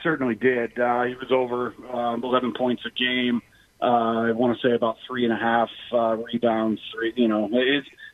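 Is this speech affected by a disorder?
No.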